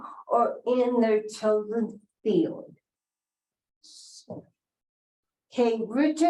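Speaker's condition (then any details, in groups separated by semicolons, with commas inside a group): Cerebral palsy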